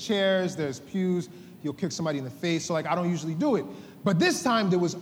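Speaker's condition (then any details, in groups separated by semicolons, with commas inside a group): No condition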